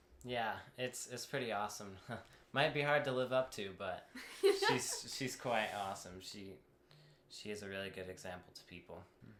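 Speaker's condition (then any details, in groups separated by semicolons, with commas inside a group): No condition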